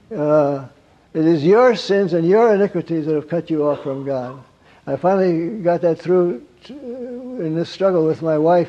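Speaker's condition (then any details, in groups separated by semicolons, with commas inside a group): Parkinson's; wakes at night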